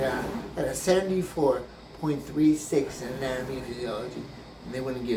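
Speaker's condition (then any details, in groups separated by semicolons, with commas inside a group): Brain injury; memory greatly affected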